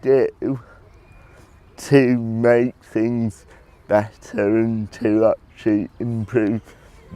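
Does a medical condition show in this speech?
Yes: cerebral palsy.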